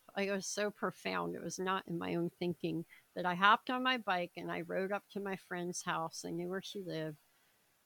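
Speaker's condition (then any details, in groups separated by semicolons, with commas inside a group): Cleft palate, severe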